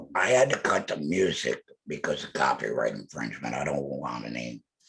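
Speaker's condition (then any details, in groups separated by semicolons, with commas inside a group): Laryngectomy; radiation and chemotherapy within last year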